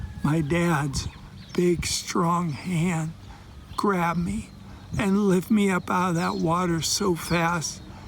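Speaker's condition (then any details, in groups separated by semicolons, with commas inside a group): ALS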